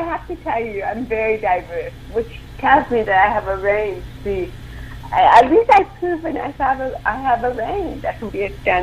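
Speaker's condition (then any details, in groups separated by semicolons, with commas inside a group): Cerebral palsy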